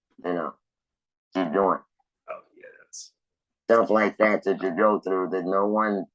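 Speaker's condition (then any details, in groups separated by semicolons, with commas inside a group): Laryngectomy; laryngectomy for cancer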